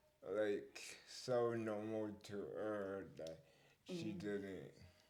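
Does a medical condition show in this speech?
Yes: cerebral palsy.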